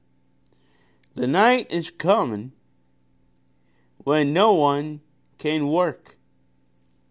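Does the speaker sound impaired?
Yes: cerebral palsy; congenital cerebral palsy.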